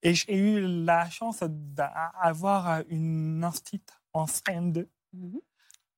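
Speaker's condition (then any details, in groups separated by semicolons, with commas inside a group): Stuttering; onset at about age 4 after grandmother's throat cancer, fluent before, once misdiagnosed as Gilles de la Tourette; no attempts to control stuttering; part-word and word repetitions, frequent euh fillers; prolonged sounds, blocks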